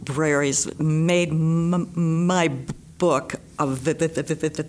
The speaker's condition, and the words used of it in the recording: Stuttering. Thanks for having me, Scott, and thanks for thinking outside of the box in inviting a person who struggles to speak